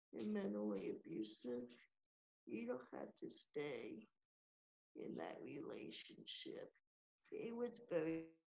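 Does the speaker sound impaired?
Yes: cerebral palsy; age 32, wheelchair user.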